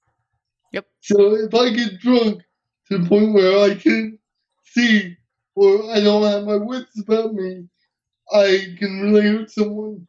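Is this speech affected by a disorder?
Yes: cerebral palsy; uses wheelchair.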